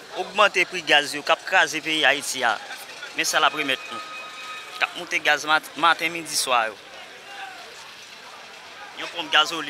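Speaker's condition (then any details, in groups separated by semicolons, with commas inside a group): No condition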